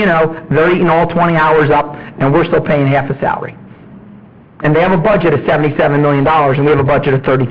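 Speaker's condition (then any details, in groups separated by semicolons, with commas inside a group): No condition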